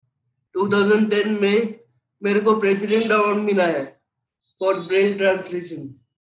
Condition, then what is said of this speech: Cerebral palsy. He speaks haltingly because of his condition.